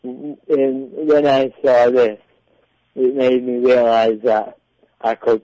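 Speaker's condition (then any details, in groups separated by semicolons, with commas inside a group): Cerebral palsy; diagnosed at birth, delayed developmental milestones, walked with walking frame, predicted lifelong electric wheelchair, prone to rounded shoulders; back muscle training straightened posture and brought shoulders back; predicted never to talk, parents paid for speech therapy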